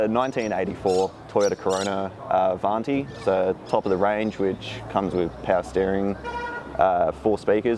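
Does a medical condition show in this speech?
No.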